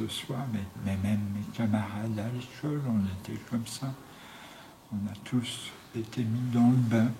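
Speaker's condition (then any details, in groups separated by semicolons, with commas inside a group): Tongue cancer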